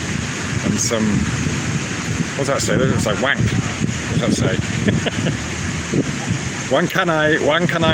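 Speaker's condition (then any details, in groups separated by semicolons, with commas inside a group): No condition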